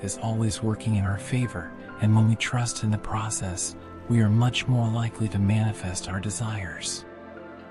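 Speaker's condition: No condition

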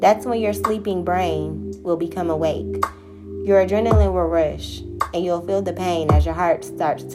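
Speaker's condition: No condition

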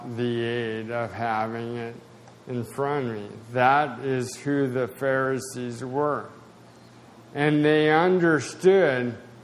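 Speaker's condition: Spasticity, mild

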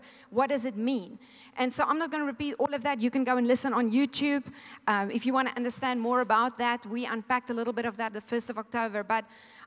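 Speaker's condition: No condition

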